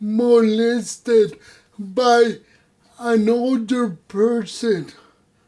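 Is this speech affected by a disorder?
Yes: cerebral palsy; voice.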